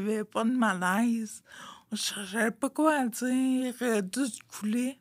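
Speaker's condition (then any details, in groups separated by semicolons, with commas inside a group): Friedreich's ataxia; degenerative, affects whole body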